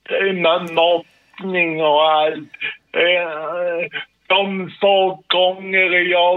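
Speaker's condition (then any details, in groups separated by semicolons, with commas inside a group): Cerebral palsy; sudden involuntary jerks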